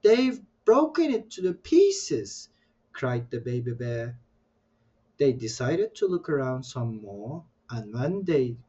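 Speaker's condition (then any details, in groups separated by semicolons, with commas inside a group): No condition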